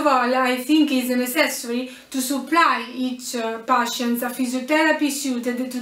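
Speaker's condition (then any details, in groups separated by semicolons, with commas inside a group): No condition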